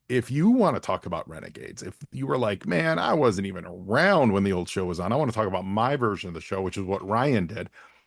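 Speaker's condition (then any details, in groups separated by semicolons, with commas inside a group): No condition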